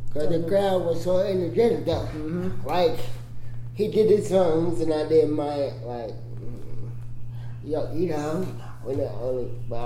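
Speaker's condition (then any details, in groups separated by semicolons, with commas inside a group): Cerebral palsy; congenital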